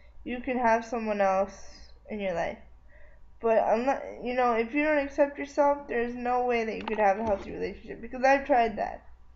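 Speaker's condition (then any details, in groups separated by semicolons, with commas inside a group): Cerebral palsy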